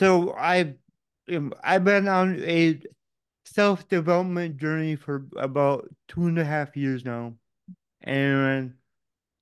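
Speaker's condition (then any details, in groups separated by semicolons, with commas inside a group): Cerebral palsy; diagnosed age one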